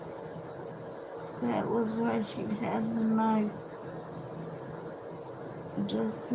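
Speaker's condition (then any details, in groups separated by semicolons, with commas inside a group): Cerebral palsy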